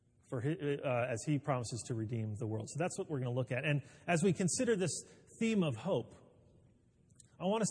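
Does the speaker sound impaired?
No.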